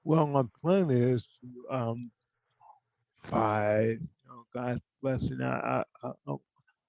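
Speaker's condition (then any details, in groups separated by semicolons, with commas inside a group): Cerebral palsy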